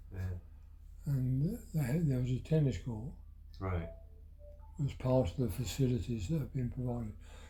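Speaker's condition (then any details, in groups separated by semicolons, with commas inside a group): Parkinson's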